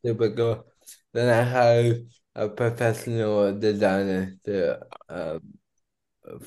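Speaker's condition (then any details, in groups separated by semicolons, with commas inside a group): Cerebral palsy; physical therapy when younger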